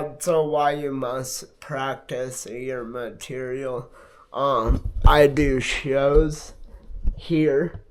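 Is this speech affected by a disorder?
Yes: multiple sclerosis.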